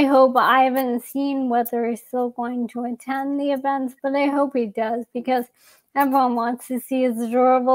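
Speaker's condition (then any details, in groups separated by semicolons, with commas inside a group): ALS; young onset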